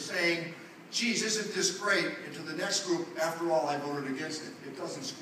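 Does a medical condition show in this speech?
No.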